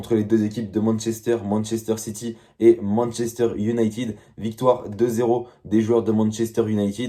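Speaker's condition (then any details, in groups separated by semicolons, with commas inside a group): No condition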